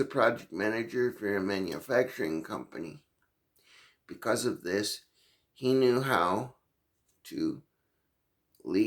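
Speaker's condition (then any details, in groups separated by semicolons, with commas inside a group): Cerebral palsy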